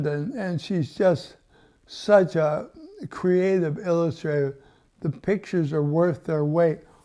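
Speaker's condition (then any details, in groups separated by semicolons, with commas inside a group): ALS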